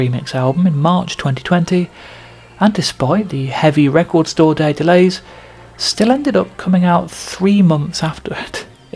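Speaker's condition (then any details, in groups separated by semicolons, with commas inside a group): No condition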